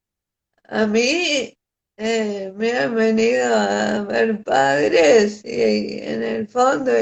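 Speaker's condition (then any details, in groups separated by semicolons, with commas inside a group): Cerebral palsy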